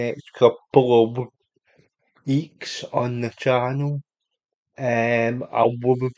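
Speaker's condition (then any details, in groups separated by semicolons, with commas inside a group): Cerebral palsy; unable to walk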